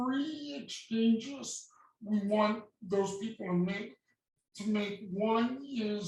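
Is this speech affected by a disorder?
Yes: cerebral palsy; voice slightly affected.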